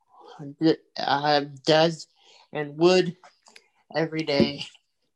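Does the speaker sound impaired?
Yes: cerebral palsy; multiple surgeries since infancy.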